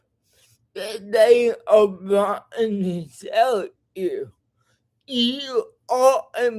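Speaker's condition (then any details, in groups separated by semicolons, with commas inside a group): Cerebral palsy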